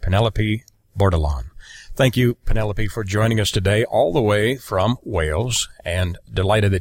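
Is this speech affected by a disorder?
No.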